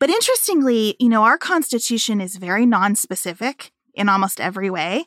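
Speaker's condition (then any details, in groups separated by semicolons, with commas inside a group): No condition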